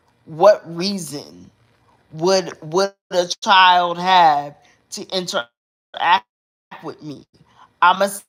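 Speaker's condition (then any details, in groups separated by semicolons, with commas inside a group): Cerebral palsy; uses specialized hospital bed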